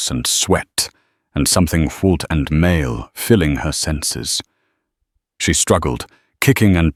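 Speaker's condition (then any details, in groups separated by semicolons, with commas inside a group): No condition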